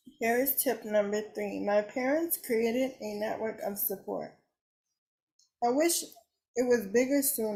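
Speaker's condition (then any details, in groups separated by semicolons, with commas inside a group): Cerebral palsy; cerebral palsy, uses wheelchair; diagnosed at nine months, 27 years old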